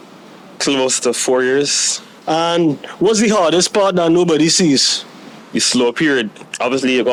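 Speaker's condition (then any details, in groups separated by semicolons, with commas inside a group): No condition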